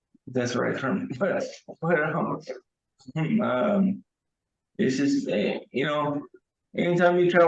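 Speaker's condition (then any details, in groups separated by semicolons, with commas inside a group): Cerebral palsy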